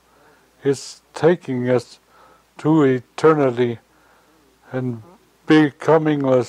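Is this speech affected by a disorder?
Yes: stroke; stroke at age 78, trembling hands, fell and broke hip, arterial aneurysm found on x-rays, surgery; convalescing at home after aneurysm surgery, could not walk for a while, even with walker; slurred speech after stroke, hard time finding words, shaky voice.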